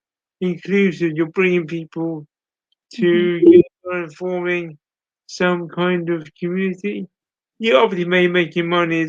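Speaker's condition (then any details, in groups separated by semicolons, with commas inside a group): Cerebral palsy; full-time wheelchair user; speech impairment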